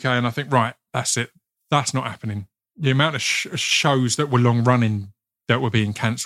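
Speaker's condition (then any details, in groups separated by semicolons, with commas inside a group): Stammer; sticking stammer, mostly unnoticed by listeners, uncontrollable, plans breathing to avoid stammering on takes; repeated sounds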